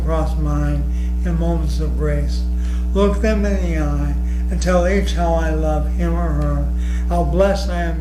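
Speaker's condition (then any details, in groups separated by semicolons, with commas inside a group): ALS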